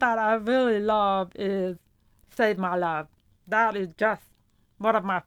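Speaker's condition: Profound deafness; feedback over hearing aids

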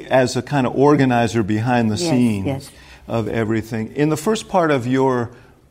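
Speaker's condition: No condition

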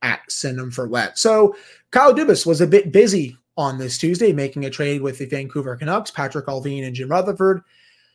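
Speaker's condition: No condition

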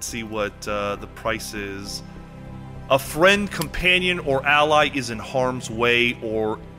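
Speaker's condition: No condition

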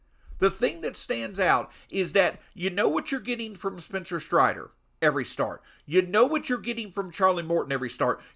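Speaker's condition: No condition

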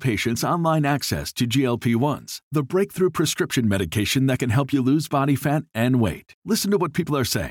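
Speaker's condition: No condition

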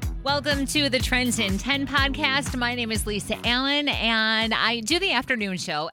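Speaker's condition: No condition

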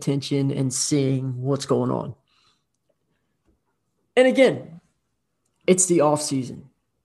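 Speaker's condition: No condition

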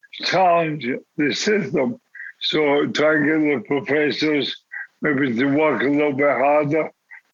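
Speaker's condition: Motor neurone disease; muscle wasting, onset with arm muscle twitching after retiring from rugby, incurable, no treatment; still able to speak

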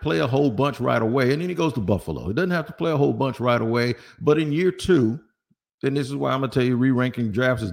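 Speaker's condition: No condition

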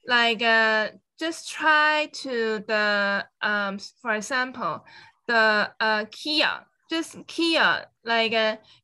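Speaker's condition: Aphasia; uses pictures on phone instead of written menus to communicate orders; fragmented agrammatic sentences, word-finding gaps, filler words, asked to slow down

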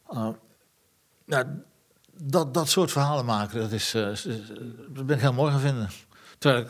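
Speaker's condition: Parkinson's disease; falls including off bicycle

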